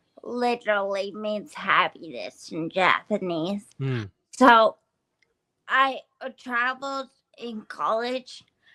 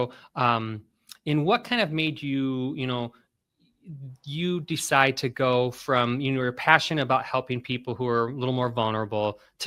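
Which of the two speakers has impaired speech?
The first: brain injury from boulder; hit by boulder, multiple brain surgeries, uses wheelchair; about 10 years since injury, initial coma, ongoing therapy; initially unintelligible, improved with practice.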